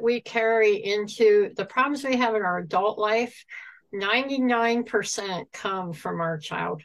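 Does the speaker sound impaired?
Yes: cleft palate; congenital, very severe, no nose, no upper lip; 26 major operations in first 15 years, nearly lived in hospital until three, then summers.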